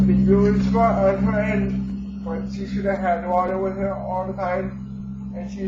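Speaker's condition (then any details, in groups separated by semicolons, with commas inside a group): Cerebral palsy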